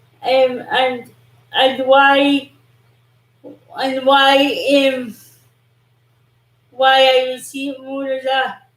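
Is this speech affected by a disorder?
Yes: cerebral palsy.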